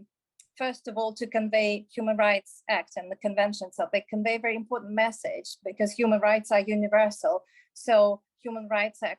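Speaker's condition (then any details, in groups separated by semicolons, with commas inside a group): No condition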